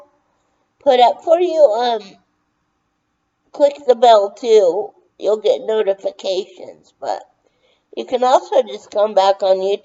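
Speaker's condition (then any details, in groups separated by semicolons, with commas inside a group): Brain injury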